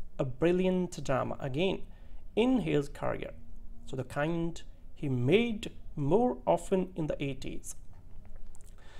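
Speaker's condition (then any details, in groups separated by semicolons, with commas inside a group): No condition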